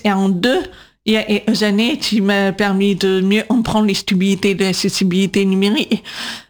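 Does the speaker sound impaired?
Yes: deaf from birth; congenital deafness; follows show via live transcription by Céline Ripoll, needs subtitles and transcripts for videos, podcasts; atypical voice, speech recognition struggles to understand, 20 years speech therapy, lpc coder in class.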